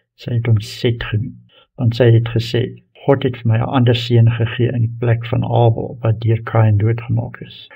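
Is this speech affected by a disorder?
No.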